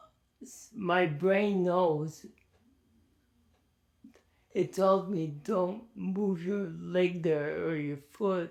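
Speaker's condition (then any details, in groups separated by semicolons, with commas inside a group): ALS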